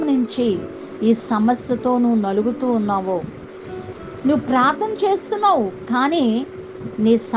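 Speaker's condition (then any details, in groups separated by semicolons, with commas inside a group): No condition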